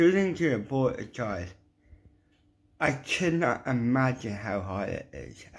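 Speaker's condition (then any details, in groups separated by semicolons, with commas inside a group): Cerebral palsy; mild, ataxic type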